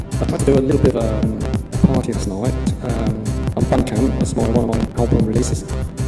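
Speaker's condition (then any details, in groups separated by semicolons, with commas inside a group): No condition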